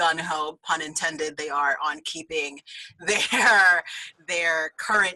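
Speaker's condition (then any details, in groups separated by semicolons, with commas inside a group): No condition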